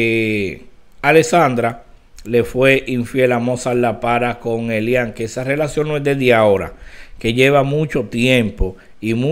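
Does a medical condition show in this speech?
No.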